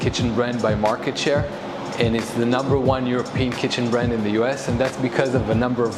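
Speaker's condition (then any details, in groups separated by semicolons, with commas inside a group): No condition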